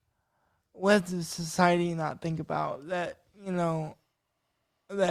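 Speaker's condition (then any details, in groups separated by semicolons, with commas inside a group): Cerebral palsy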